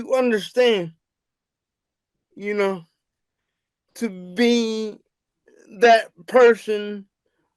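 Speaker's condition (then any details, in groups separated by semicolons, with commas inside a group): Cerebral palsy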